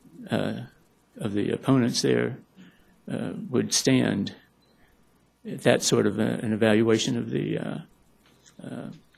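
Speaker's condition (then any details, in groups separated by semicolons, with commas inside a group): Parkinson's; may appear very nervous due to Parkinson's; may stumble over words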